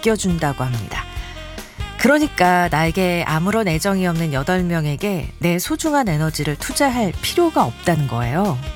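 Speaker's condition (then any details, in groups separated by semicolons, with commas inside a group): No condition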